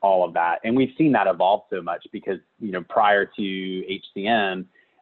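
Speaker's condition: No condition

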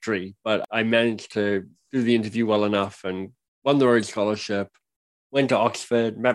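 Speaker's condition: Cleft lip and palate; speech impediment

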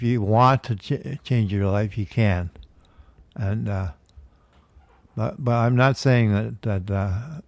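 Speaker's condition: Parkinson's disease; man aged 73

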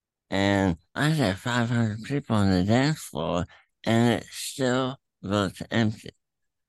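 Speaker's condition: Throat cancer; inoperable

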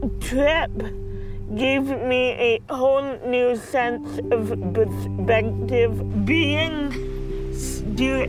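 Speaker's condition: Cerebral palsy; diagnosed before age 2, mainly lower limbs, balance, coordination, motor dexterity, speed affected, muscles don't relax; age 45, up and down since early thirties, worsening with age, relies on walker for five years

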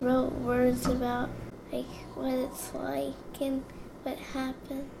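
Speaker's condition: Cerebral palsy; gym

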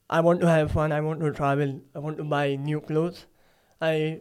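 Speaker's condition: Cleft palate; speech sounds different

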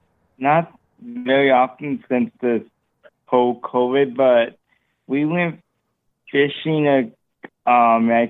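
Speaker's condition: Cerebral palsy; predicted at birth never to walk or talk, now does public speaking, comfortable telling story

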